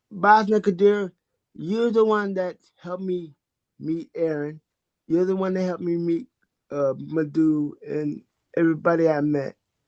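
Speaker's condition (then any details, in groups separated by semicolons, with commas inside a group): Cerebral palsy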